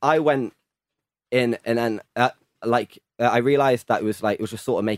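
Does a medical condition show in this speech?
Yes: stutter; stutter since at least age 14 to 15, still ongoing, over 10 years of freestyle singing; still has a stutter; stutters on spontaneous comebacks, fluent when singing, talking in rhythm or over a beat; here repeated sounds.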